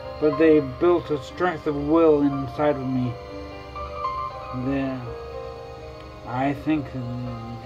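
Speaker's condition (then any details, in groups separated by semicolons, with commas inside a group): Traumatic brain injury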